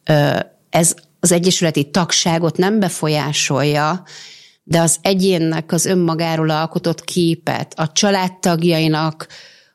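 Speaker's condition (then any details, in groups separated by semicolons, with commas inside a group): No condition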